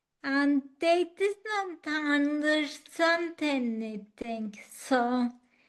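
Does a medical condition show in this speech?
Yes: acquired ataxia.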